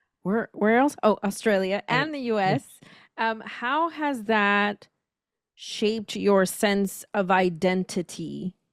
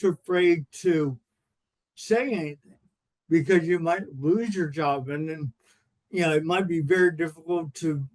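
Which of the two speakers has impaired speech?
The second: cerebral palsy; spastic diplegia, birth brain hemorrhage, not breathing 90 minutes; since birth, about 55 years.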